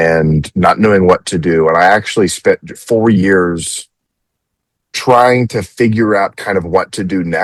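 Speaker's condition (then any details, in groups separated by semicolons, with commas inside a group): No condition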